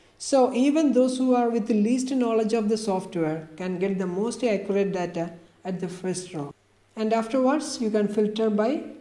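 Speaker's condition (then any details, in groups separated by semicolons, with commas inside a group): No condition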